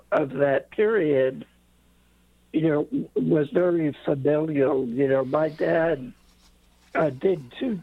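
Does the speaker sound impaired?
Yes: late-onset Pompe disease; onset age 5-6, misdiagnosed as muscular dystrophy at 23 for 26 years; infusion treatment, over 250 infusions, service dog Coppola from Canine Companions, physical activity limited.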